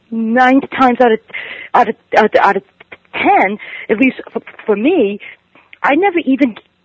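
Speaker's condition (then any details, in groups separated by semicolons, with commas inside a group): Stuttering; stuttering at ages 10 to 15; ongoing stuttering, attends NSA stuttering conferences; stays with stutter rather than changing words, speech tools mentally exhausting, hard to focus on message; repeated sounds, prolonged sounds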